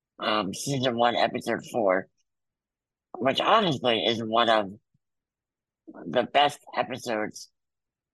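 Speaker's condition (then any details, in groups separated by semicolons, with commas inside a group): Muscular dystrophy; congenital, wheelchair user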